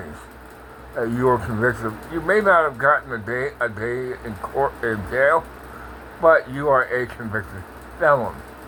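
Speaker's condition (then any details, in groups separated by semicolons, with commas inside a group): Parkinson's; speech impediment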